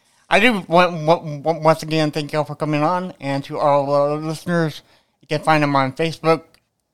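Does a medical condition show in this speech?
Yes: cerebral palsy.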